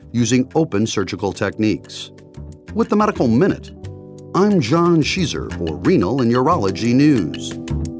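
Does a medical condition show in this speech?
No.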